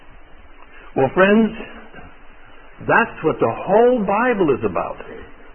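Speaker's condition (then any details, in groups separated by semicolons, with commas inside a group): No condition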